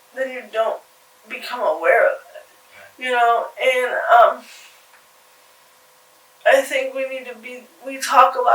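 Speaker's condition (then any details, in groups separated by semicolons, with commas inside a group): Cerebral palsy; from birth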